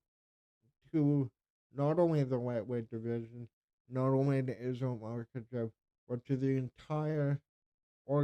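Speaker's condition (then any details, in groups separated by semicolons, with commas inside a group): Cerebral palsy; speech affected by cerebral palsy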